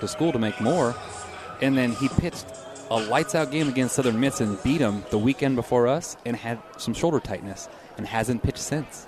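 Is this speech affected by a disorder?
No.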